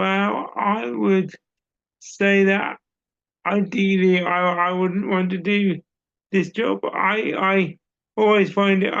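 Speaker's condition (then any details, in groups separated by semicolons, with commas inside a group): Cerebral palsy; uses wheelchair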